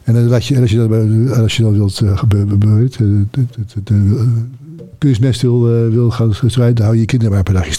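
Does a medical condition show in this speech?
Yes: Parkinson's disease; progressive, slowly worsening, one foot wobbly and less stable, odd gait; lip tremor that can start suddenly, jaw spasm mostly when falling asleep.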